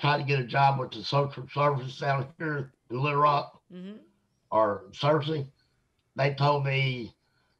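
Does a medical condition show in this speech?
Yes: mosaic Down syndrome; from birth, mosaic type identified about age 18, considered high functioning; age 56.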